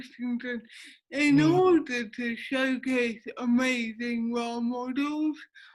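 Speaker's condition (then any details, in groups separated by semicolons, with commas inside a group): Cerebral palsy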